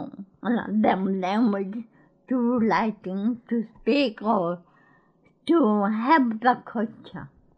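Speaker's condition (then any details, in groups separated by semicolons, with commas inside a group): Cerebral palsy; cerebral palsy from childhood, born in Greece, cannot move without some support; had speech problems in childhood, began talking after attending Gruella school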